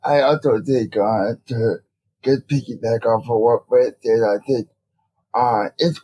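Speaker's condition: Cerebral palsy; cerebral palsy since birth, spastic quadriplegia, limited use of arms and legs, motorized wheelchair

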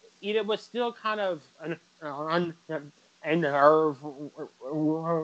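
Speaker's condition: Stuttering; chronic developmental stuttering, onset about age 3 to 3.5 per parents, not outgrown, persisted into adulthood; still stutters, describes it as a communication disability, avoids answering unknown phone calls; repeated words, prolonged sounds

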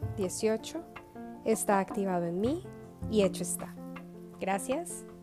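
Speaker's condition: No condition

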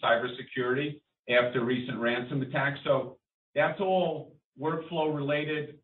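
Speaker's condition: No condition

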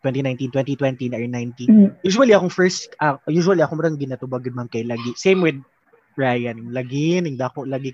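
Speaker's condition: No condition

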